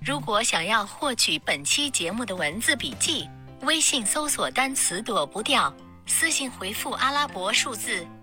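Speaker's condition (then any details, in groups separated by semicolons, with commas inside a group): No condition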